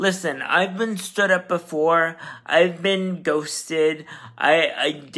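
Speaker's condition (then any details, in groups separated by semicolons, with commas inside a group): Cerebral palsy; leg spasticity, cannot straighten legs, impaired fingers, past operations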